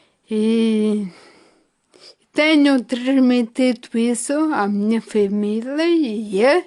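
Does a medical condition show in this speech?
Yes: ataxia after brain injury.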